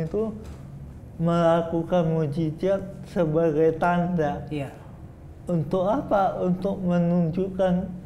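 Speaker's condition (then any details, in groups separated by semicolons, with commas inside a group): Cerebral palsy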